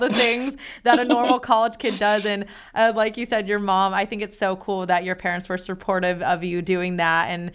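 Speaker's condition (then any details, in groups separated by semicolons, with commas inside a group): No condition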